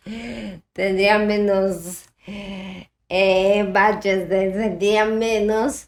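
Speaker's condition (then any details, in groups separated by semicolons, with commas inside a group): Ataxia type 1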